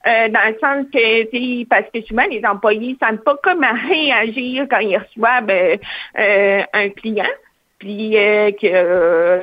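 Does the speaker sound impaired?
Yes: hearing loss, cochlear implant; hard of hearing, cochlear implant received at age 4, operated very young; lip-reads, masks make lip-reading harder, uses interpreters and special-education teacher (orthopédagogue).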